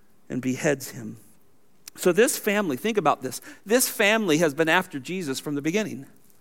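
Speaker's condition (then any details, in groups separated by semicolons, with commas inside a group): No condition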